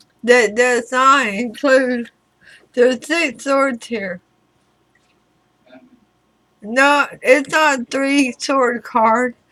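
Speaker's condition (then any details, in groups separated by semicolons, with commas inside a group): Throat cancer radiation damage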